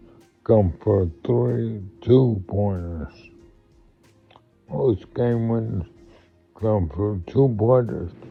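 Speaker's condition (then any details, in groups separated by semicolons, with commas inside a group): Multiple sclerosis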